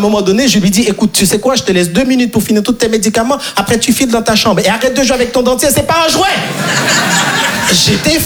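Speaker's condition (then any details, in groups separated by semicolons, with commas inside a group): No condition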